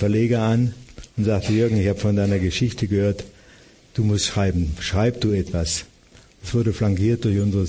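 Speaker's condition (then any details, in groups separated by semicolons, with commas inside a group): Parkinson's disease; diagnosed at age 57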